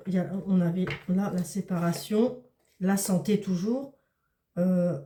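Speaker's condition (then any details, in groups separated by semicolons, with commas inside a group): No condition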